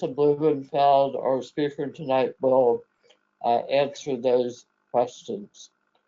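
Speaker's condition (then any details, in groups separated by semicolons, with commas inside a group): Head and neck cancer; survivor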